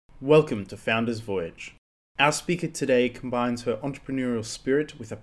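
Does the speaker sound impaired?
No.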